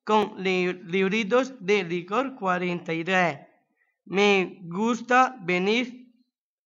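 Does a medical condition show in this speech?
Yes: Down syndrome; age 20.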